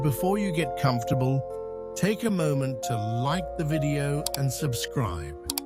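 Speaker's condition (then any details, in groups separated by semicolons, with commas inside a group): No condition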